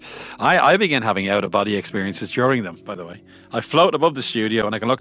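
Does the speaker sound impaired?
No.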